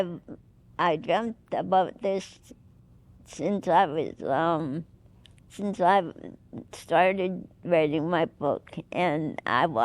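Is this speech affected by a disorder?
Yes: cerebral palsy; with encephalitis; could not speak or move as child.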